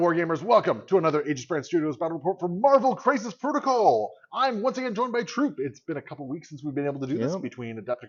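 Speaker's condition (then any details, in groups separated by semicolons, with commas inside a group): No condition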